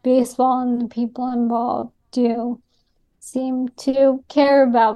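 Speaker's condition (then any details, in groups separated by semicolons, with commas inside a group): ALS; atypical young woman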